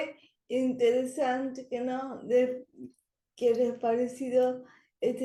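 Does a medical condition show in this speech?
Yes: cerebral palsy; speech not very good.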